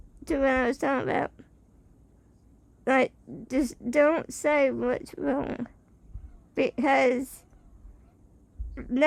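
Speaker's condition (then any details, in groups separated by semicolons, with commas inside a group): Spinal muscular atrophy type 2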